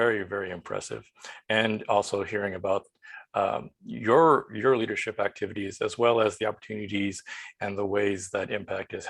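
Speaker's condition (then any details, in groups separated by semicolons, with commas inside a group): No condition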